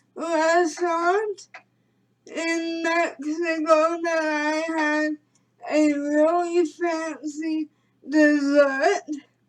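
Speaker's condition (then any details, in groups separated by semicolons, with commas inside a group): Cerebral palsy; premature birth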